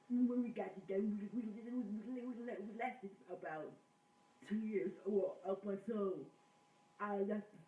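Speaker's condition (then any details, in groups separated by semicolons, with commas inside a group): Cerebral palsy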